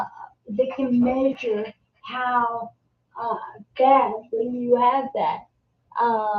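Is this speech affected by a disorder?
Yes: multiple sclerosis; secondary progressive.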